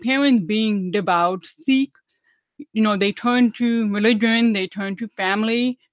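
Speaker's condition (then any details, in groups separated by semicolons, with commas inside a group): Deafness; about 25 years passing as hearing, relearned English and speech, hearing aids, closed captioning; relearned speech through about ten years of speech therapy, often told speaks really well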